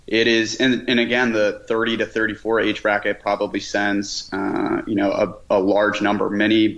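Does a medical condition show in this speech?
No.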